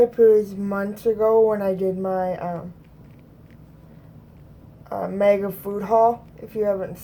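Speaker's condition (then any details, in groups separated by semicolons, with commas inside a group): Cerebral palsy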